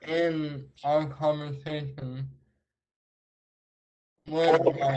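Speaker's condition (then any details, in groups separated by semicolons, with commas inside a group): Traumatic brain injury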